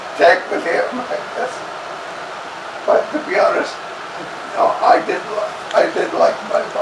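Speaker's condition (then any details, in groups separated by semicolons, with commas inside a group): Cerebellar ataxia from brain tumour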